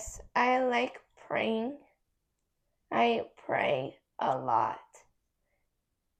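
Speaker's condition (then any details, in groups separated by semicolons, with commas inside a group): Cerebral palsy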